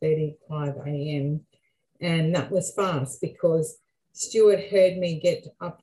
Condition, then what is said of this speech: Aphasia. Aphasia is a communication disorder, and it affects language, so it's can be written, speech, and I experience word finding difficulty and numbers, so it can, but it's not a loss of intelligence.